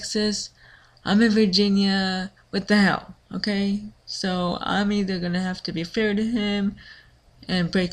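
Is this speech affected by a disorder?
Yes: cerebral palsy.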